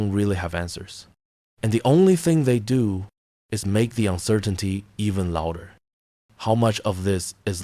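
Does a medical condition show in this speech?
No.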